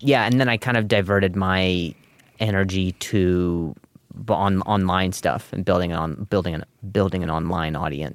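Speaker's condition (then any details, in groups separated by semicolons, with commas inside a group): Stuttering; no noticeable improvement for a decade; seen a neurologist, speech therapy for years after a break, much improved in last couple years; very minimal on stage now, severity varies with social situations, once too severe to finish jokes; repeated sounds, repeated words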